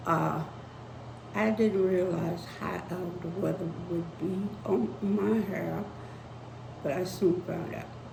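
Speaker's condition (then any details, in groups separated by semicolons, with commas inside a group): Spinal neurosarcoidosis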